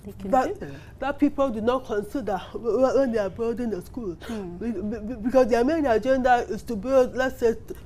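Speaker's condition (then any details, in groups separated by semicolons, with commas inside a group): Cerebral palsy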